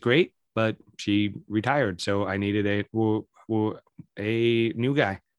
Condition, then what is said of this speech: Stuttering. I had a stutter. I still have a stutter, and I'm 40 years old, and I kind of overcame the